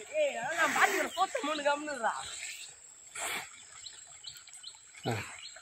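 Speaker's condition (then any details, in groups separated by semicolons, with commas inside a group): No condition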